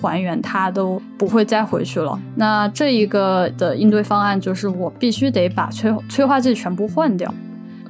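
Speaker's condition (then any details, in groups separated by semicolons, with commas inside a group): No condition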